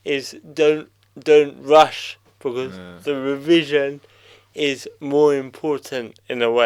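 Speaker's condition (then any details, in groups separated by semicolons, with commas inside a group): Cerebral palsy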